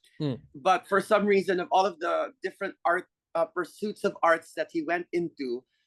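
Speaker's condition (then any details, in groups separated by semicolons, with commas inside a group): No condition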